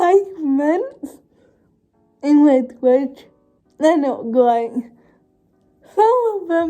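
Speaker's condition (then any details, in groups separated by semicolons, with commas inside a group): Cerebral palsy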